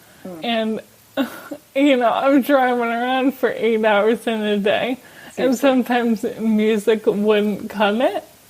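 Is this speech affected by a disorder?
Yes: ALS.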